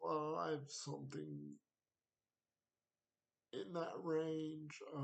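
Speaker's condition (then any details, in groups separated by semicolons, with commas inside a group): Cerebral palsy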